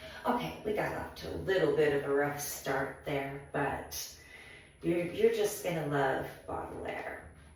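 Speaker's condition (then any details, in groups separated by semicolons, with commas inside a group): No condition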